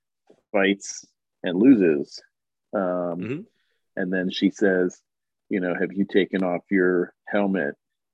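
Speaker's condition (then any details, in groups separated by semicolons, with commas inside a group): No condition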